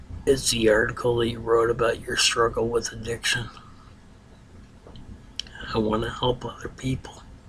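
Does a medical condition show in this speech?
Yes: ataxia.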